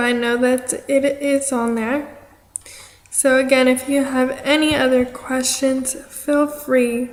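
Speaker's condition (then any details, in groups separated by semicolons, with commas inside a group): Cerebral palsy; affects arm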